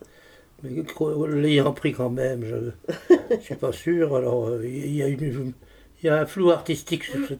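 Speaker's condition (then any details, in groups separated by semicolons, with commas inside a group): Parkinson's disease; needs help standing, uses a fauteuil, treated by Parkinson specialist Rendel; on medication incl. Sinemet, Équanil, constant sleepiness, sleep disturbances, fatigue; pronunciation difficulties, occasional word-finding difficulty, stumbled naming own illness, called it Alzheimer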